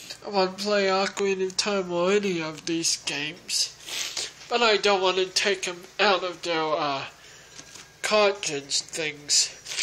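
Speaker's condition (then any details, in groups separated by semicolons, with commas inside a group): Cerebral palsy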